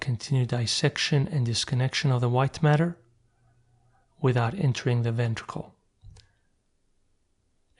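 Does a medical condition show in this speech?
No.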